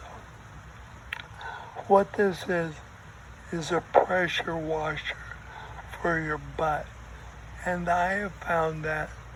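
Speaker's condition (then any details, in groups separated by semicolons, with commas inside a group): ALS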